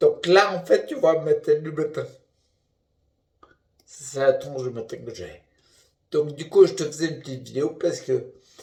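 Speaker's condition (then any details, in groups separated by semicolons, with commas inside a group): Primary progressive multiple sclerosis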